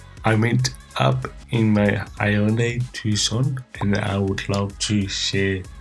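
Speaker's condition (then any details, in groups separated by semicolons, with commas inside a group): Mild cerebral palsy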